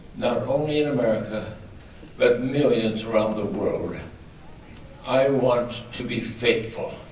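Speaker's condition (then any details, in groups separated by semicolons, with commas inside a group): ALS; extremely weak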